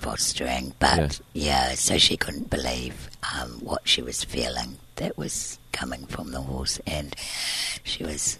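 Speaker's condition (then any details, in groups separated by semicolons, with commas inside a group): Tracheostomy and scarred vocal cord, laryngeal cysts, surgical vocal cord scarring; congenital laryngeal cysts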